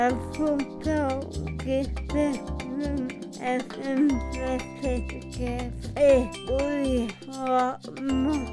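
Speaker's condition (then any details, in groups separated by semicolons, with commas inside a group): Cerebral palsy; from birth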